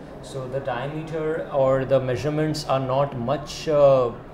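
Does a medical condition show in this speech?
No.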